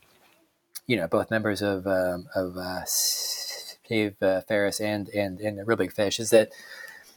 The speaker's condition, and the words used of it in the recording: Stuttering. Sorry, I'm a stutterer, so there could be a couple words that I